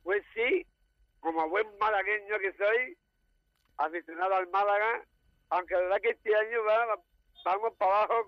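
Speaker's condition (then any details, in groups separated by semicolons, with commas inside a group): Down syndrome; genetic, extra chromosome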